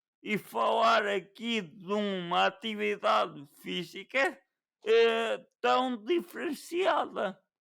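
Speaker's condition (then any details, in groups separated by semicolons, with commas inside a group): Cerebral palsy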